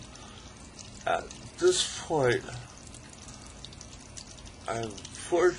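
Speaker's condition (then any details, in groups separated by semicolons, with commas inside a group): ALS; still able to talk, articulate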